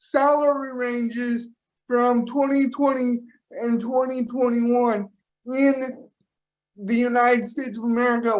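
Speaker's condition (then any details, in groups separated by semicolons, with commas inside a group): Cerebral palsy; power wheelchair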